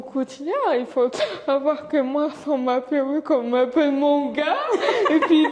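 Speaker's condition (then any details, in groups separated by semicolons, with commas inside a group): Cerebral palsy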